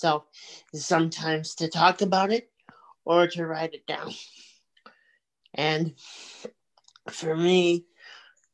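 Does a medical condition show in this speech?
Yes: cerebral palsy; from birth.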